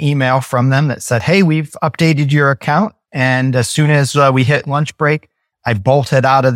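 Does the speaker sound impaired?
No.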